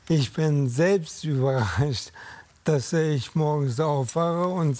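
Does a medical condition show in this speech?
Yes: ALS; almost 10 years since diagnosis, companion Cassandra Menten, alternative therapies tried, cannot go out alone.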